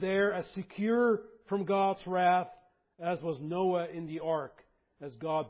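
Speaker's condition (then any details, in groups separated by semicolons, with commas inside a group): No condition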